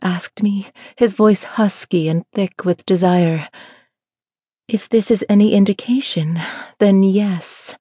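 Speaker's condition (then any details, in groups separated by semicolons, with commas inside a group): No condition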